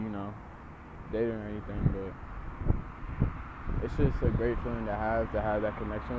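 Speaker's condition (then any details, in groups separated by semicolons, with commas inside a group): No condition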